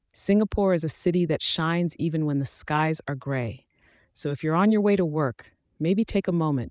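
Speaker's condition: No condition

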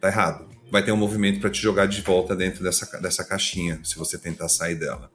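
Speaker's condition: No condition

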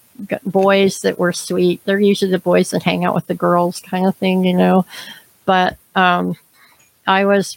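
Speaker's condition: Cleft palate, severe; congenital

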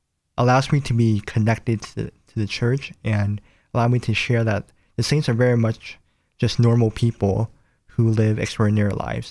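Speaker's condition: Cleft palate; nose and lip

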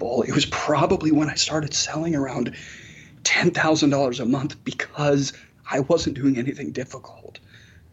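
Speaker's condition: Spasmodic dysphonia; vocal cords break open when speaking

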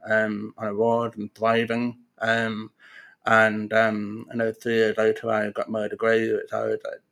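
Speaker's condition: Profound deafness; congenital profound deafness

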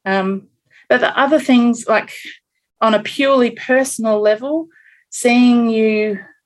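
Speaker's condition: No condition

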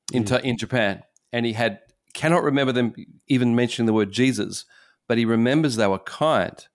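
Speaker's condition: No condition

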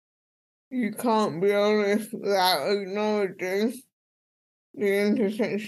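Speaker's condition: Cerebral palsy; speech impediment

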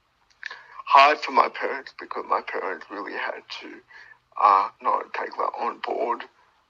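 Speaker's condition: Cerebral palsy; born two months premature

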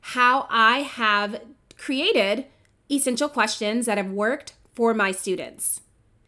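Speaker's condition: No condition

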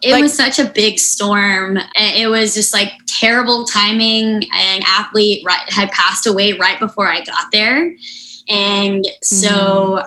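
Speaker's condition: Unilateral cleft lip and palate, severe; speech therapy after stroke at 18, relearned spelling and putting words together

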